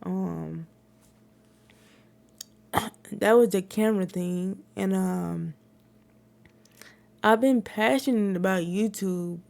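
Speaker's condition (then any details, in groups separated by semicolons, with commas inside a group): Cerebral palsy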